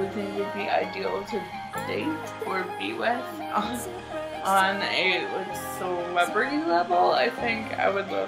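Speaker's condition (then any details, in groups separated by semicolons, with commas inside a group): Cerebral palsy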